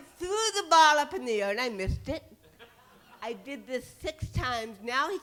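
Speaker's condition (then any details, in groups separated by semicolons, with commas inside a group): Cerebral palsy; titanium neck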